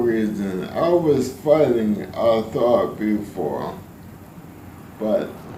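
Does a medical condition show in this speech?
Yes: ALS; spasticity main symptom.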